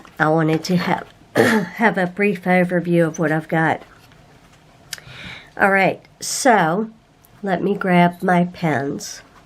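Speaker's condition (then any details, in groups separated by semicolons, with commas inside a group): No condition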